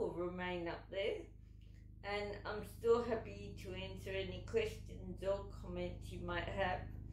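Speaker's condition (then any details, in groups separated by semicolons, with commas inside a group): Cerebral palsy, dystonic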